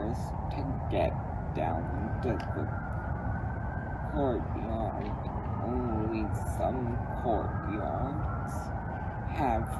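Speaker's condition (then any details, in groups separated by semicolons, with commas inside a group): Cerebral palsy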